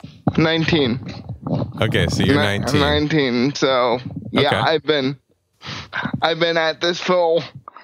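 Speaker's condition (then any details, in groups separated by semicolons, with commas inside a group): Cerebral palsy; uses a chair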